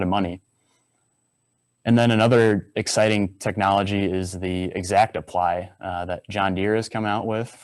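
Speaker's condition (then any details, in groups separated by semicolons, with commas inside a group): No condition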